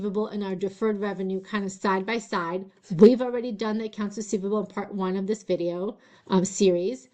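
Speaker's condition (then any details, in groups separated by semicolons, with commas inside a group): No condition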